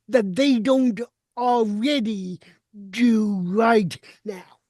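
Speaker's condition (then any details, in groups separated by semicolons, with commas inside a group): Cerebral palsy; uses walker and wheelchair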